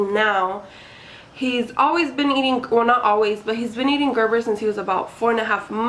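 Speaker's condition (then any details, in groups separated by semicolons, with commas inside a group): No condition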